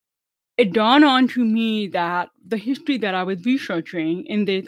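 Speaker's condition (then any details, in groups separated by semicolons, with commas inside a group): Deafness; about 25 years passing as hearing, relearned English and speech, hearing aids, closed captioning; relearned speech through about ten years of speech therapy, often told speaks really well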